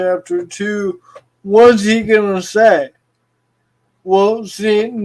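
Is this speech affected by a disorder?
Yes: cerebral palsy.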